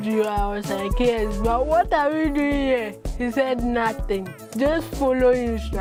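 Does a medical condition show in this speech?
Yes: cerebral palsy; from birth.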